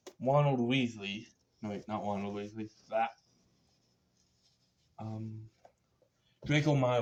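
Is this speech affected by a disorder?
No.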